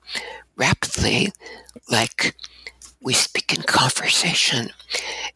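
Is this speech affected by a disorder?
Yes: abductor spasmodic dysphonia; voice lost shouting over rock music, diagnosed Fresno State, two damaging surgeries, last 12 years ago; significant vocal tremor since last surgery, breathiness from vocal folds opening involuntarily; staccato speaking style, shaky tremor when syllables lengthened, voice worse during university years.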